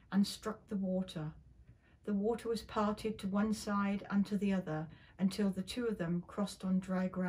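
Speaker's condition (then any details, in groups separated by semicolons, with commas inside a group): No condition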